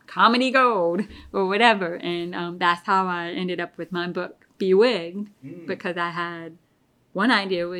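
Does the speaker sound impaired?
Yes: deafness; relies on hearing aids and lip reading.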